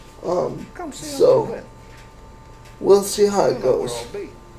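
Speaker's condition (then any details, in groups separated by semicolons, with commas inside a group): Cerebral palsy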